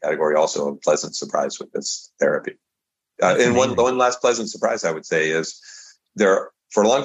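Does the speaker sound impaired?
No.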